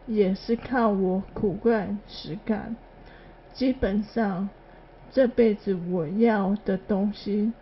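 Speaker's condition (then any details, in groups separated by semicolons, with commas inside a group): ALS; adult onset, hand weakness, arm muscle atrophy, involuntary muscle twitching throughout body, progressive muscle loss; slower speech, quieter voice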